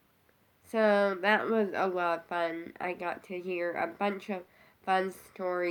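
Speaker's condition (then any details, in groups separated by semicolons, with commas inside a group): Brain injury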